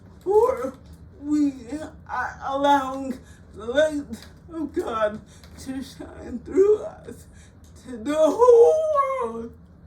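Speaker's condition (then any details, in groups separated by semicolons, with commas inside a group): Cerebral palsy; frequent speech therapy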